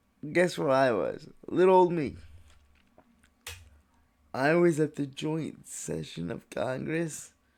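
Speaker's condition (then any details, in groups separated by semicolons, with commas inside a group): Cerebral palsy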